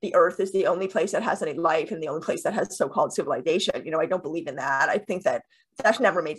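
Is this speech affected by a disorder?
Yes: deafness with cochlear implants; first implant 7 years ago.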